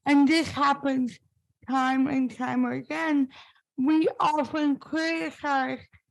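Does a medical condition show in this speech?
Yes: spastic cerebral palsy; impaired speech.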